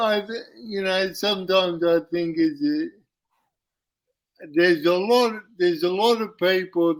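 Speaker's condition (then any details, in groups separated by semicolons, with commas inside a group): Cerebral palsy; uses wheelchair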